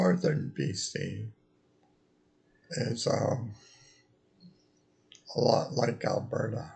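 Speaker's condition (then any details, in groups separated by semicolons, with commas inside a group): Multiple sclerosis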